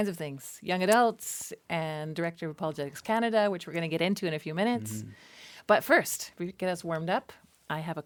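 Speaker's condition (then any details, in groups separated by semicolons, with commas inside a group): No condition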